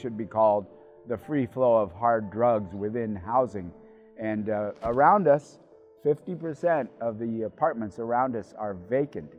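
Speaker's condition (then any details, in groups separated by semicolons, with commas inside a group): No condition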